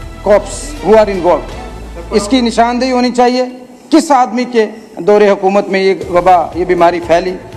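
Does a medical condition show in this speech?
No.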